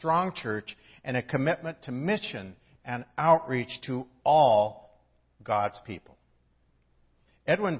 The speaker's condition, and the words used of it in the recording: None; typical speech.